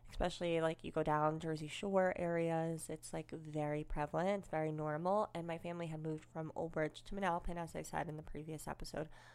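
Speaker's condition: Cleft lip and palate, unilateral

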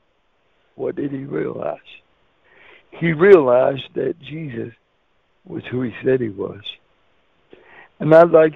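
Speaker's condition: Cerebral palsy; wheelchair user

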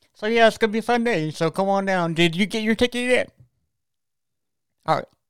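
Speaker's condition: Cerebral palsy; present from birth

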